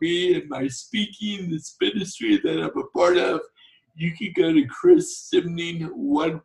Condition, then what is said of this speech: Dystonia. And there are certain words that I have a hard time pronouncing, so I pause and think of a different word to say instead.